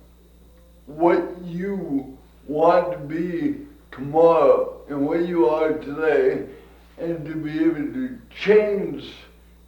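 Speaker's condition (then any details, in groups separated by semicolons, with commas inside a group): Cerebral palsy; from birth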